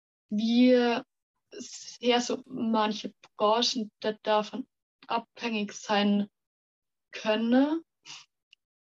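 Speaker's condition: Stuttering; stuttering since kindergarten age, many logopedists and speech therapists, stuttering therapy groups with other stutterers; 18 years old, fighting stuttering less with pressure and resistance; part-word and word repetitions, we wegzulaufen; prolonged sounds, blocks

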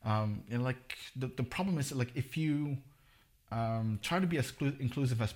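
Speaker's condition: No condition

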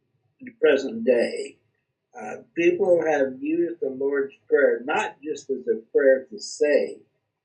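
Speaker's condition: Cerebral palsy; speech not affected

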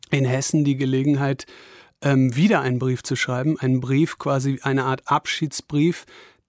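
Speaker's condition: No condition

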